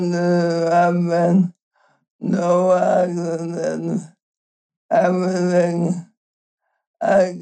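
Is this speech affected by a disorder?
Yes: ALS; cannot use arms, cannot walk, uses Tobii Dynavox speech-generating device; communicates softly, Tobii Dynavox translates words, host repeats and sometimes reads words.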